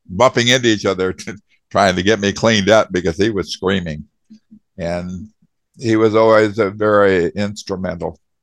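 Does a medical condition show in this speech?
No.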